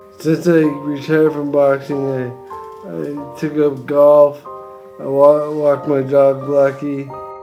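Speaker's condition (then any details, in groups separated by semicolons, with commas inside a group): Brain injury; effects began around age 50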